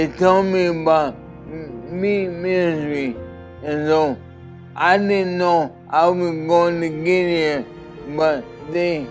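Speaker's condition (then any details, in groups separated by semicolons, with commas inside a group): ALS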